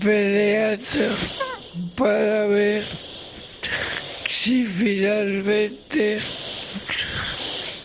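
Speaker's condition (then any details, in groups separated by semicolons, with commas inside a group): ALS, speech-generating device; left side symptoms first, initially attributed to herniated discs, diagnosed 13 years ago, about six months to diagnosis; uses special eye-tracking viewer to move tablet mouse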